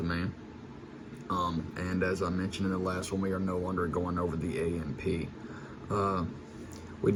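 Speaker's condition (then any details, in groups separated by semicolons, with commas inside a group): No condition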